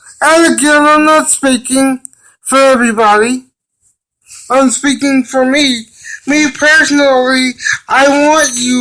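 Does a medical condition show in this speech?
Yes: cerebral palsy; brain damage.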